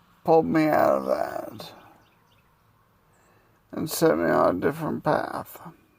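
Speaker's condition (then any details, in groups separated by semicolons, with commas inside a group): Multiple sclerosis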